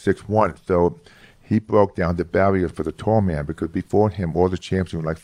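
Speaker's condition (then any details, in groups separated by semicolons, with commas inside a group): Hearing loss; about 75% hearing loss from close to birth; left ear surgery about 5 years ago, no hearing aid in left ear now, hears much better; severe speech impediment since childhood, very monotone speech, studied phonetics for inflection, improved over years, new york accent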